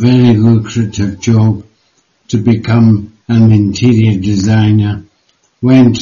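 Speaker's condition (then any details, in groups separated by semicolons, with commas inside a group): Parkinson's disease; Parkinson's disease diagnosed 2015, deep brain stimulation 2016, permanent tremor despite it; poor balance, cannot walk without stick, falls if jostled in crowds, computer work affected; tends to slur words, speaks more slowly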